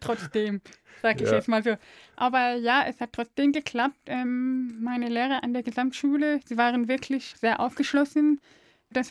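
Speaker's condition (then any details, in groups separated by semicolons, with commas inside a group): Deafness; deaf since birth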